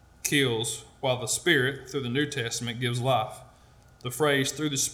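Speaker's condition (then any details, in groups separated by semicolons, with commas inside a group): No condition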